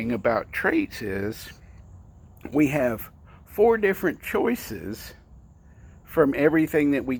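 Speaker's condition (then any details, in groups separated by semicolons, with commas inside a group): No condition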